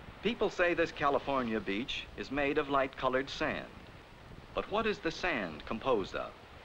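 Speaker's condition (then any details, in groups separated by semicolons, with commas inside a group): No condition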